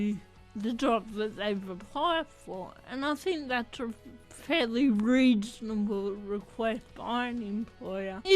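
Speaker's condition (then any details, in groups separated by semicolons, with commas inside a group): Athetoid cerebral palsy; voice slightly affected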